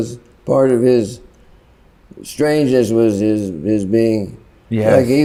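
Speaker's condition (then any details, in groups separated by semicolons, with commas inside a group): Parkinson's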